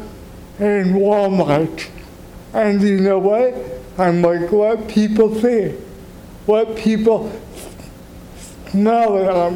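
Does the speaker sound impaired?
Yes: cerebral palsy; wheelchair user.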